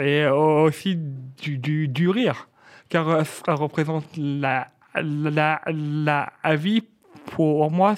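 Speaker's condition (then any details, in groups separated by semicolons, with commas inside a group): Stuttering; stuttering since age 4; repeated sounds, repeated words, prolonged sounds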